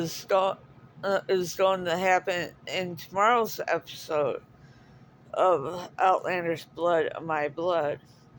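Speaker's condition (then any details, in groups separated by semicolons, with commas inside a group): Cerebral palsy; speaks differently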